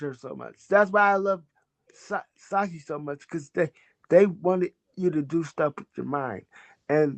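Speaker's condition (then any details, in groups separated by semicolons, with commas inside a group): Cerebral palsy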